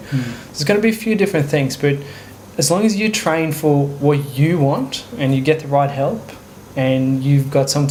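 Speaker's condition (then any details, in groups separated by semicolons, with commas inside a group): No condition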